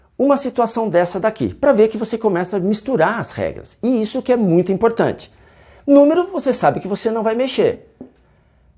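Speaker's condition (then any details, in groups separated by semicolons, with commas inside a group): No condition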